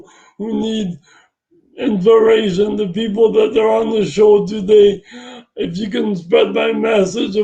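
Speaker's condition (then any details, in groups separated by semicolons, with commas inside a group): Brain injury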